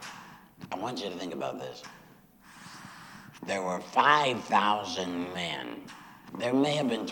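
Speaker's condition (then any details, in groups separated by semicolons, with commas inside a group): Laryngectomy after throat cancer; recurred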